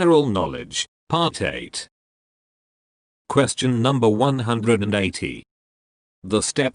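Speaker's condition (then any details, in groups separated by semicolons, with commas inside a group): No condition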